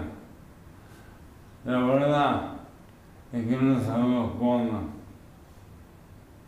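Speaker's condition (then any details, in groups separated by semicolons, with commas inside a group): Amyotrophic lateral sclerosis; speech onset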